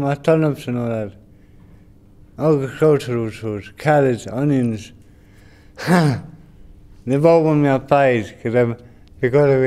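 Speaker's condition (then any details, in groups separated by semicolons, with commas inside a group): Brain injury; spasticity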